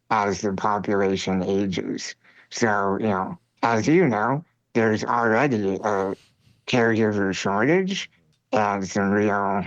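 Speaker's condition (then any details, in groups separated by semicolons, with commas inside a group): Spinal muscular atrophy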